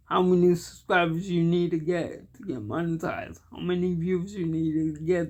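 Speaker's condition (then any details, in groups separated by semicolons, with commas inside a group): Cerebral palsy; cannot walk, uses wheelchair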